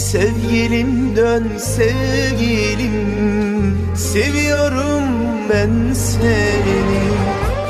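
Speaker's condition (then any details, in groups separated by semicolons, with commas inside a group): No condition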